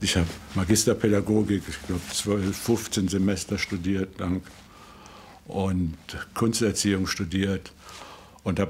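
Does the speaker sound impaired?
Yes: Parkinson's disease; lost fine motor dexterity, reduced arm swing noticed by wife Karin, harder foot rolling, slowed on pen test; no brain pacemaker, daily gymnastics, weekly occupational therapy with Dachau Parkinson self-help group, Ping Pong Parkinson table tennis; name retrieval difficulties, formerly a very quick talker.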